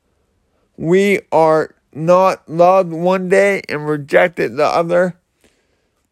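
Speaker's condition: Cerebral palsy; slurred speech

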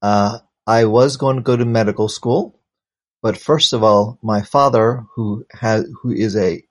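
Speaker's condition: Aphasia after stroke; non-fluent aphasia, caused by stroke during surgery for hereditary mitral valve prolapse; many years since stroke, still working with speech pathology, carries aphasia id card; effortful, labored, comprehension intact

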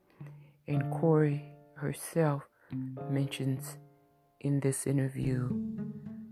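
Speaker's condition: No condition

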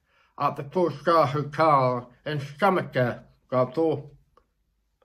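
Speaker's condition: Deafness; born deaf, childhood speech therapy at John Tracy speech therapy school in US, mother-supported, lip reads; very clear per host, sounds like late-deafened speaker, captions offered in case unclear

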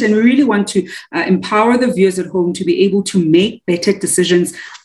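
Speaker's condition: No condition

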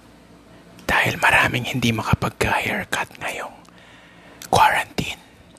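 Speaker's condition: No condition

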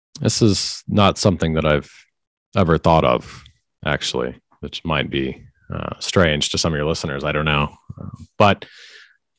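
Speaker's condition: No condition

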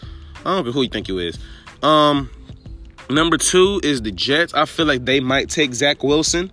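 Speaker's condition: No condition

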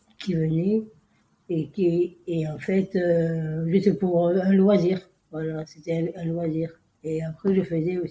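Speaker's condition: Down syndrome; congenital, three copies of chromosome 21

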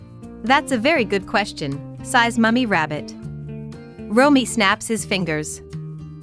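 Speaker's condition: No condition

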